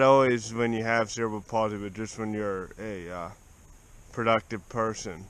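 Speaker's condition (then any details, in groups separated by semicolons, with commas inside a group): Cerebral palsy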